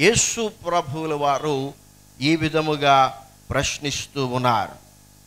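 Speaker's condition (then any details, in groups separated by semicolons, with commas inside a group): No condition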